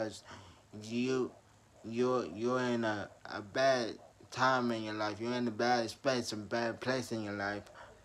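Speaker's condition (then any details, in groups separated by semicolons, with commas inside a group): Traumatic brain injury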